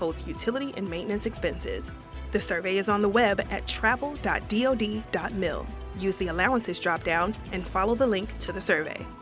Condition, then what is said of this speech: No condition.